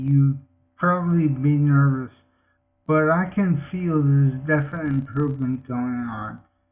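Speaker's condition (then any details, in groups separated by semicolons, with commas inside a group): Multiple sclerosis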